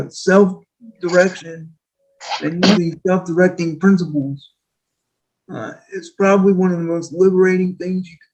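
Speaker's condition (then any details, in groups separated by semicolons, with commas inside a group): Quadriplegic cerebral palsy; quadriplegic form, permanent wheelchair user; describes self as very well spoken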